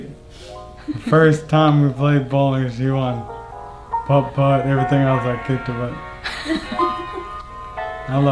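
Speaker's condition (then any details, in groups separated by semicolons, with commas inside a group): ALS; leg onset, speech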